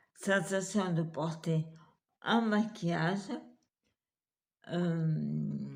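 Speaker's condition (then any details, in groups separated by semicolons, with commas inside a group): Multiple sclerosis; wheelchair, hand difficulties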